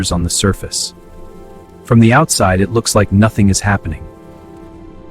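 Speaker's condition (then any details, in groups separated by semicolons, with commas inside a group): No condition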